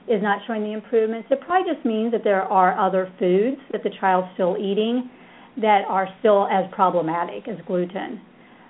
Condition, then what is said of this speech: None; typical speech.